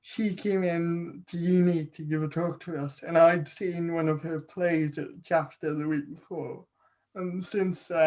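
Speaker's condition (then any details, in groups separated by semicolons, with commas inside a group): Cerebral palsy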